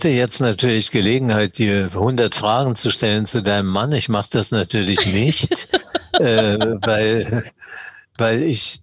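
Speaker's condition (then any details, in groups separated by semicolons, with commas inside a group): Parkinson's disease; diagnosed 2016 at age 75, tremor for years before, long attributed to stage fright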